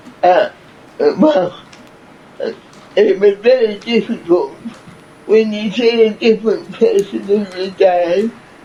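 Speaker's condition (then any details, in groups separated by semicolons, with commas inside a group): Cerebral palsy; from birth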